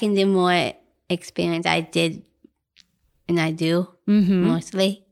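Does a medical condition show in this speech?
Yes: Down syndrome; adult woman.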